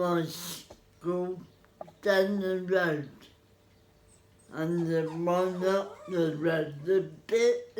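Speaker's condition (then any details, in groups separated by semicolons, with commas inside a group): Cerebral palsy; spastic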